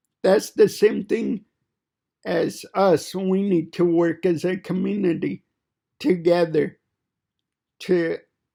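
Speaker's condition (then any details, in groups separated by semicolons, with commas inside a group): Cerebral palsy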